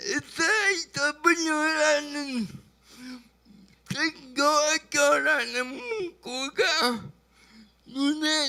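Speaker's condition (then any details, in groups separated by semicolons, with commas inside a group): Brain lesion disability grade 1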